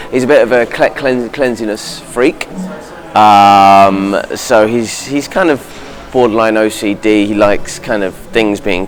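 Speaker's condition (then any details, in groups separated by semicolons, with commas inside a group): No condition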